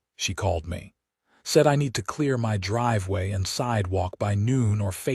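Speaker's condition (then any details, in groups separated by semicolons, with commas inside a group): No condition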